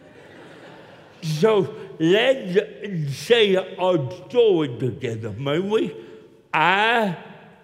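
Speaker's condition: Cerebral palsy; neck operation

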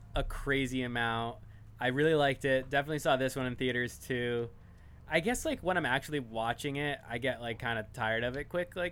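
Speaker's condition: No condition

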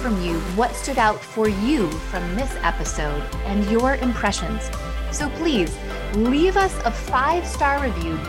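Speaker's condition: No condition

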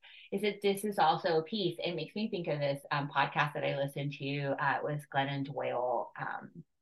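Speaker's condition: No condition

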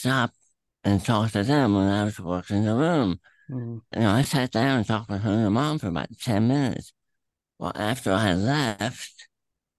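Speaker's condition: Throat cancer, tumor through tongue, attached to epiglottis; throat cancer three times

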